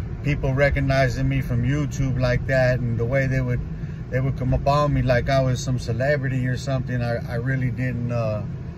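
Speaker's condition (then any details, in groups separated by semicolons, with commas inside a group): No condition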